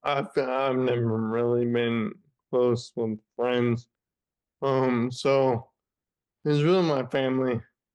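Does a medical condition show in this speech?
Yes: Friedreich's ataxia; earlier shortness of breath.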